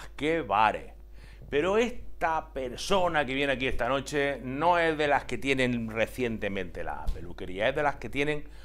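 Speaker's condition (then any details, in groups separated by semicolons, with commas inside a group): No condition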